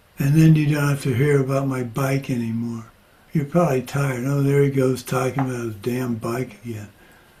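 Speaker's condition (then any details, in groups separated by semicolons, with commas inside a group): Parkinson's; progressing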